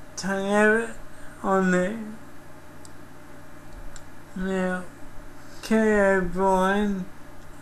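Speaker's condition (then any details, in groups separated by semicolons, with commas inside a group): Cerebral palsy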